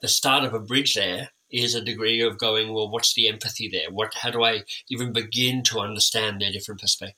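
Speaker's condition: Cleft lip and palate; orthodontic treatment

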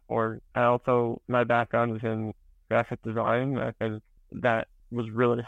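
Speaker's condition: Spinal muscular atrophy

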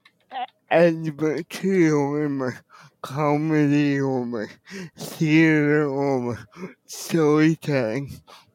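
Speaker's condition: Cerebral palsy; wheelchair user

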